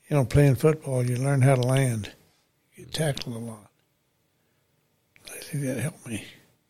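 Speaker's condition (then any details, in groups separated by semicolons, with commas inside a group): Parkinson's disease; thumb-to-arm tremor, Parkinson's medications, Medtronic deep brain stimulation, Dr. Hershauer, two probes, balance affected; disease progressed, severe shaking when batteries off, magnets can switch stimulator off, wireless controller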